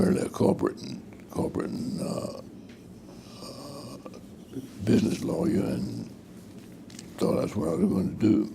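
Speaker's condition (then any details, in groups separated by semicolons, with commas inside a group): Parkinson's disease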